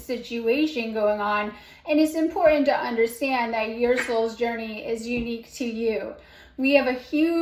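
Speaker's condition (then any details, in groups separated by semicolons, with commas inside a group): No condition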